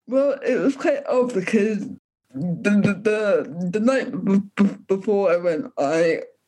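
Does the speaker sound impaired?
Yes: cerebral palsy; affects arm and leg movement.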